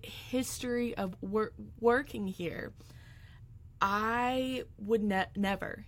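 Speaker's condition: Stuttering; school accommodations for presenting projects; repeated sounds

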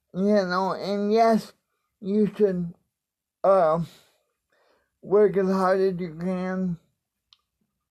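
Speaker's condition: Cerebral palsy, spastic quadriplegic; voice tight especially when excited

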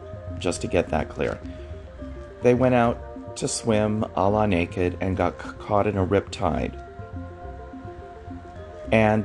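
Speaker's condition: No condition

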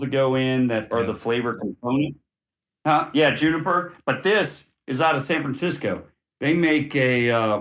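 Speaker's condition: No condition

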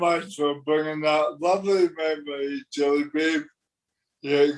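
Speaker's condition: Motor neurone disease; progressive, notably worse than a couple of years ago

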